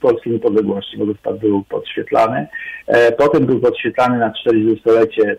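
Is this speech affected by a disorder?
No.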